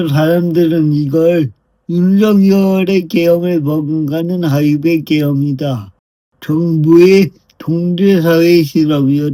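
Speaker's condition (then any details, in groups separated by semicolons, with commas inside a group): Brain lesion disability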